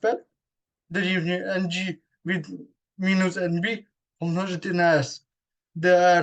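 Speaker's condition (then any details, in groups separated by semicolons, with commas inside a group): Cerebral palsy; third disability group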